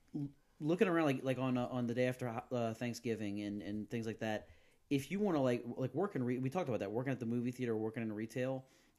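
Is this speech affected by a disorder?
No.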